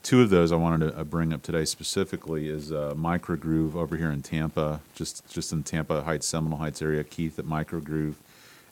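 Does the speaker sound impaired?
No.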